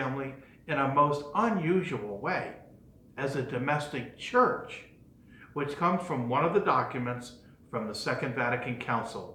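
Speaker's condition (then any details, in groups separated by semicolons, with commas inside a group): No condition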